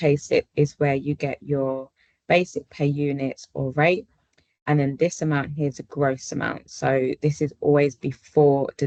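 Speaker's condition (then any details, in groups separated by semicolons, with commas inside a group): No condition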